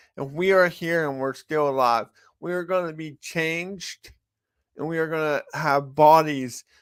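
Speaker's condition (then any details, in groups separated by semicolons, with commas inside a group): Cerebral palsy; from birth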